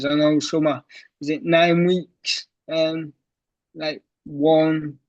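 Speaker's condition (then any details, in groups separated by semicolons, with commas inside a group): Cerebral palsy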